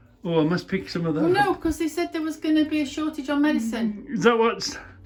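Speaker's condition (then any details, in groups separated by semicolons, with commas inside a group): No condition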